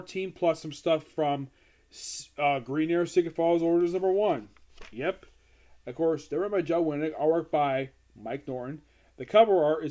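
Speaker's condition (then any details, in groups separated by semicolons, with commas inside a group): No condition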